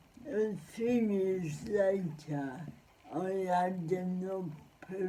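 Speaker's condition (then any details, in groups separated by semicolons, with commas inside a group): Cerebral palsy; spastic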